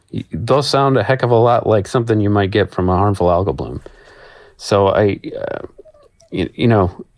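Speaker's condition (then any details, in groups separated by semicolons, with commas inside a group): No condition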